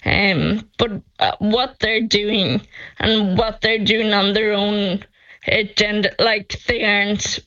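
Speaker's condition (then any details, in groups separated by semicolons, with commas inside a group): Friedreich's ataxia; progressive neurological condition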